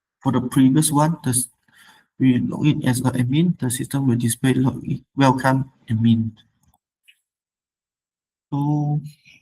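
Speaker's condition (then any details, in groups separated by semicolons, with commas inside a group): No condition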